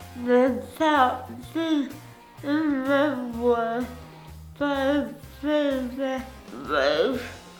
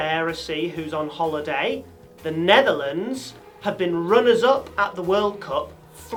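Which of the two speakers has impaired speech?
The first: cerebral palsy; from birth.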